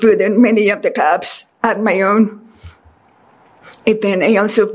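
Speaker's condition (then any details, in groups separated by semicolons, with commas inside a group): Deafness; deaf since childhood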